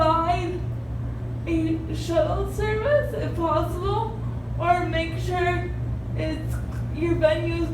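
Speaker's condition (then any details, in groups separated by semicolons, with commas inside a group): Cerebral palsy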